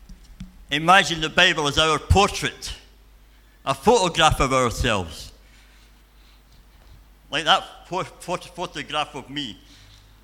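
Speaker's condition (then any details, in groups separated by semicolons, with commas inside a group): Cleft palate and cleft lip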